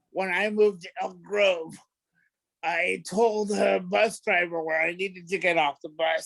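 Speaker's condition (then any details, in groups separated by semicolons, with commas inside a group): Cerebral palsy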